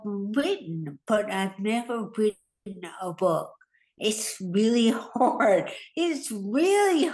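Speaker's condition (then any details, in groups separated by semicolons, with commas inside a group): Hemorrhagic stroke; more than a year after stroke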